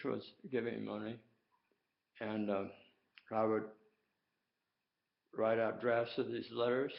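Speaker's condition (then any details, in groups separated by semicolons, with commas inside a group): Tongue cancer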